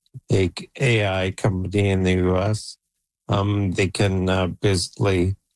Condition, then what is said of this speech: ALS (motor neuron disease). Because as you can tell, my voice is going to.